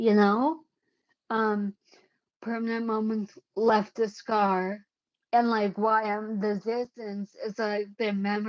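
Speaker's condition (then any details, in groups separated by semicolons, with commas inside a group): Cerebellar ataxia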